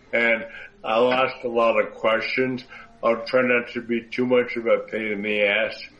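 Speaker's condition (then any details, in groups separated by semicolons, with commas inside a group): Stroke; talks a little funny since stroke, cognition intact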